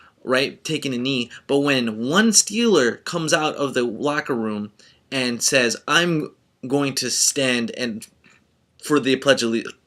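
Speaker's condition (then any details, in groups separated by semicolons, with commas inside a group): No condition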